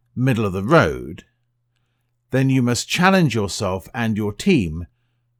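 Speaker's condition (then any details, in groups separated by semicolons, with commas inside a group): No condition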